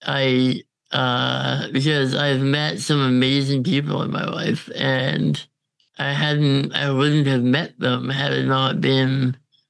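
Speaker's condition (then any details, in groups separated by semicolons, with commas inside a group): Congenital muscular dystrophy; on a ventilator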